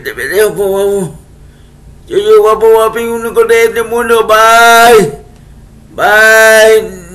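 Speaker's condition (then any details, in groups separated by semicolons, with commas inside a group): Cerebral palsy; speech affected by condition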